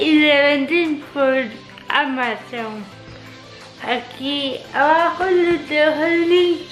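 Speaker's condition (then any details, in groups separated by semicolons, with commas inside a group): Cerebral palsy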